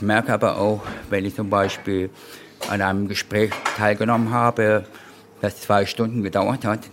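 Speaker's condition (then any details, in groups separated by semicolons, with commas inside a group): Deafness; near-total hearing loss since age one, secondary damage of smallpox vaccination, court-recognized vaccine damage, hearing aids; medically deaf due to age, 58 years old, hearing aid sometimes switched off, relies on lip reading; speaks unusually clearly for a deaf person, learned tones through body and hands from opera-singer father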